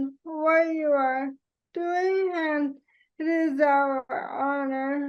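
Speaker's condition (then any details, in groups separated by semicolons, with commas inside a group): ALS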